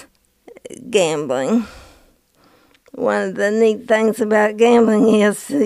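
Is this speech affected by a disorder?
Yes: Parkinson's disease.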